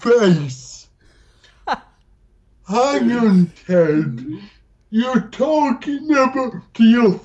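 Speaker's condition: Dysarthria; from cerebral palsy, cannot do separate things with separate fingers; noticeable speech accent, some words misheard by host, host finds easy to understand

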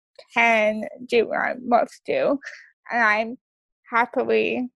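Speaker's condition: Cerebral palsy; wheelchair use, onset before birth

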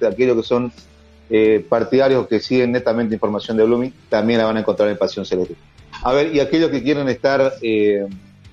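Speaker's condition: No condition

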